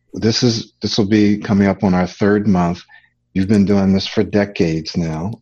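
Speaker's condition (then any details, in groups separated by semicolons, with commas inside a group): No condition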